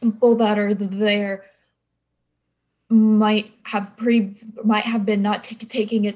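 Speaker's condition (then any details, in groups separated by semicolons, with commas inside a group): Stutter after mini-stroke; stutter since age 20, likely COVID-related mini-stroke, stroke unconfirmed on imaging, neurodeficits; speech problems began days before recording, recently hospitalized, brain fog, speech therapy suggested; word-finding problems, trouble getting words out; repeated sounds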